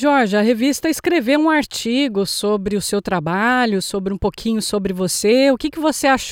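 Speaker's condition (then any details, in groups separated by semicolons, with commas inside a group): No condition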